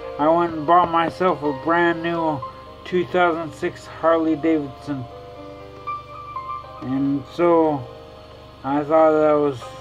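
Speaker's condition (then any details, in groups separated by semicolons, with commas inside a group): Traumatic brain injury; left side spastic and uncoordinated, right milder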